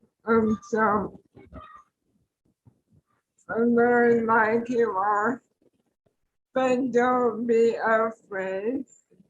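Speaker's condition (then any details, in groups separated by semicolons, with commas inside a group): ALS; tracheostomy; after tracheostomy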